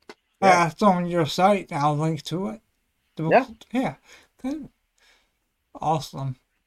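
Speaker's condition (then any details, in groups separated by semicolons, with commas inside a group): Cerebellar ataxia; slurs a bit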